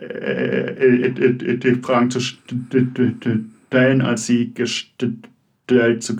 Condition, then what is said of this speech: Stuttering. Ich schreibe flüssig, aber ich spreche eben überhaupt nicht flüssig.